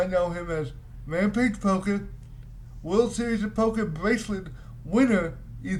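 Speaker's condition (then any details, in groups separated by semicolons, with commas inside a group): Cerebral palsy; voice tone sometimes odd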